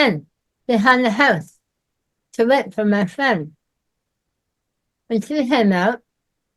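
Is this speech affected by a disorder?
Yes: myasthenia gravis.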